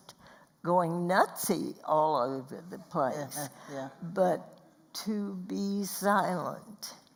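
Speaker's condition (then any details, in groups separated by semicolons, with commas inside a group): Spasmodic dysphonia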